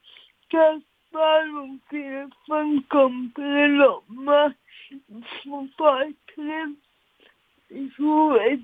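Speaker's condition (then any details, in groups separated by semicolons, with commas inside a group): Cerebral palsy; spasms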